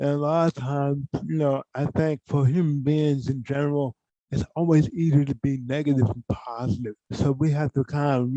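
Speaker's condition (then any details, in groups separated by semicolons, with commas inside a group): Cerebral palsy; from birth, poor hand use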